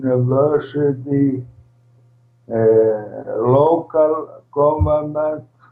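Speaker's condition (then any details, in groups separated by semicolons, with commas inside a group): ALS, primary lateral sclerosis; primary lateral sclerosis, least progressive form; first diagnosed ALS, rediagnosed PLS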